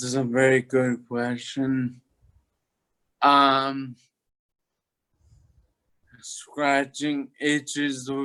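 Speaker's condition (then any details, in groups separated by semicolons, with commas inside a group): Toxic leukoencephalopathy, locked-in syndrome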